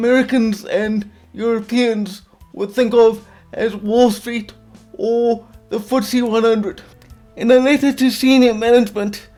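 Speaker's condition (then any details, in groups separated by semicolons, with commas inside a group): Quadriplegic cerebral palsy, severe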